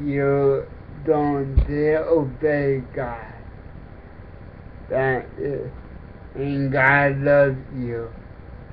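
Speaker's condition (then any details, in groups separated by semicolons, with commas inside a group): Cerebral palsy; affects speech, talks differently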